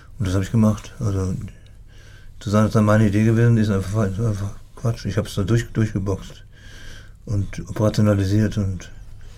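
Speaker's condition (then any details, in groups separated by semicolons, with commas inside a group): Parkinson's disease; unusual posture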